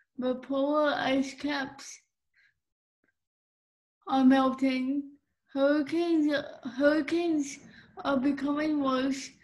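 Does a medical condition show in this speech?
Yes: cerebral palsy.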